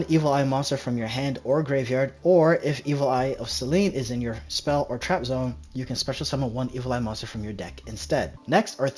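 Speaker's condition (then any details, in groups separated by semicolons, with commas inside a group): No condition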